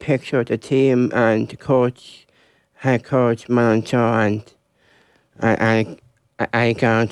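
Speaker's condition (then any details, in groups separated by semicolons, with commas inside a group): Down syndrome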